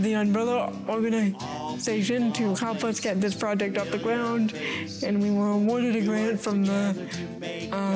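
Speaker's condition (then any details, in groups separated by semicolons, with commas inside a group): Cerebral palsy; some speech affected, childhood speech therapy, newborn breathing help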